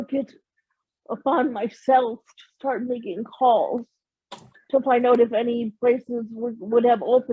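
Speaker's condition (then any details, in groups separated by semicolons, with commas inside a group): Cerebral palsy; premature birth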